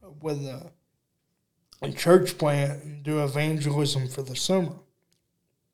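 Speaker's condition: Cerebral palsy; uses electric wheelchair

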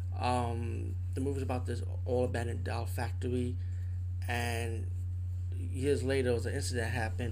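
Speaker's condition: No condition

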